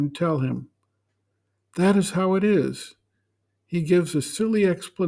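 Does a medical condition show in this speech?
No.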